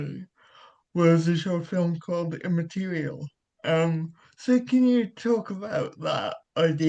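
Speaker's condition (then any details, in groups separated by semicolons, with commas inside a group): Cerebral palsy; childhood surgery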